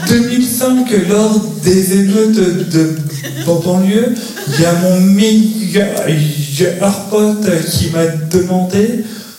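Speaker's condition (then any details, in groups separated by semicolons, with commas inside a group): Stuttering; stuttering diagnosed around age 4, first misdiagnosed as Gilles de la Tourette; word 'bègue' hard to say, restarts sentence, as child could not get words out; repeated sounds, blocks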